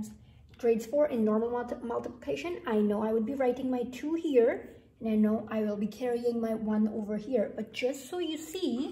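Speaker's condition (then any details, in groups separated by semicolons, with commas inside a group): No condition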